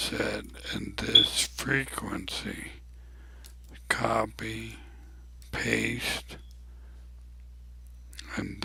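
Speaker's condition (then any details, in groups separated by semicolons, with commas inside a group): ALS; abnormally slow voice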